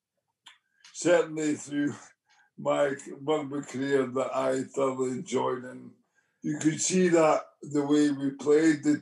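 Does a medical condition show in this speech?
Yes: motor neurone disease; about 4 years since diagnosis.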